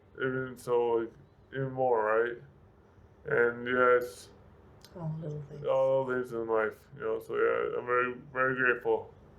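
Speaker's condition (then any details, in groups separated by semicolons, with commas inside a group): Severe brain injury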